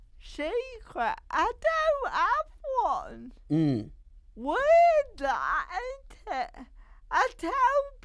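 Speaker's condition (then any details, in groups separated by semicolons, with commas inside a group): Cerebral palsy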